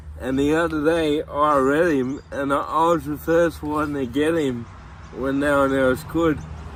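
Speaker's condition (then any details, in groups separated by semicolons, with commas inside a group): Cerebral palsy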